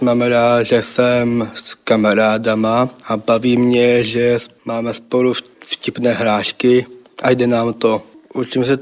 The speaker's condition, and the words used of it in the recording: Down syndrome. Tam byla tedy podmínka Downův syndrom, chtěli muže v nějakém věku, aby dobře mluvil.